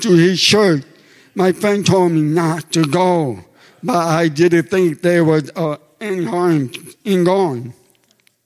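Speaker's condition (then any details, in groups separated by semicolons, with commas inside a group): Deafness; comfortable speaking and using own voice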